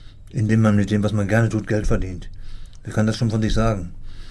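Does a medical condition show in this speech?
Yes: Parkinson's disease; symptoms initially ignored, brainstem and movement affected, fine motor decline, shrinking handwriting; says speech, cognition and memory not affected by Parkinson.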